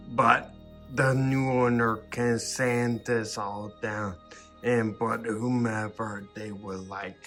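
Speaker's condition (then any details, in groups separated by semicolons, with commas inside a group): Ataxia; affects coordination, walking, eye movements, hand fine motor, tremors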